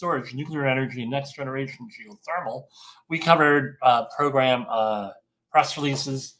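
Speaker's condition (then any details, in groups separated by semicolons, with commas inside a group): Bilateral cleft lip and palate; from birth, childhood trouble using straws due to mouth anatomy; nine years of speech therapy, speech once unintelligible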